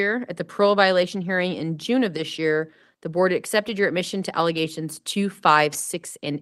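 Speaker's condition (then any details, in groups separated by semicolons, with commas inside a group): No condition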